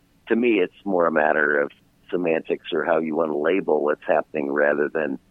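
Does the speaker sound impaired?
No.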